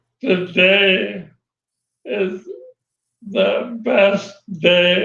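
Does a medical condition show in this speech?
Yes: ALS; voice changed early.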